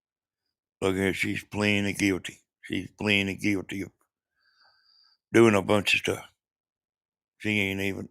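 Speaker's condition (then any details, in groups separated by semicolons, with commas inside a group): Brain bleed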